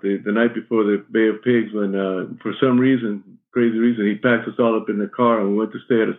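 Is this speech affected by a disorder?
Yes: Parkinson's; sometimes shaking, voice shakier than usual at recording.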